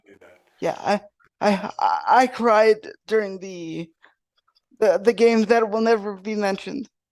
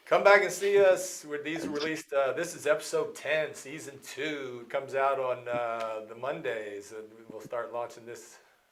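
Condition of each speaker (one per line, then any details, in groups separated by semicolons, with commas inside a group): Cerebral palsy; wheelchair user
No condition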